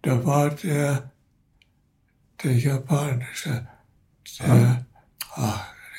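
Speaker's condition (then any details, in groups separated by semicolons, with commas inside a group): Parkinson's disease; arm tremor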